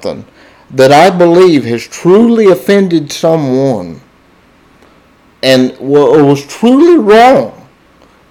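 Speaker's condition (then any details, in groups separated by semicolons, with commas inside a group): Cerebral palsy, spastic diplegia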